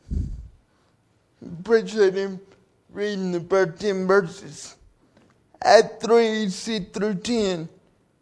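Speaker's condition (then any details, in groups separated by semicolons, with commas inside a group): Cerebral palsy; due to birth complications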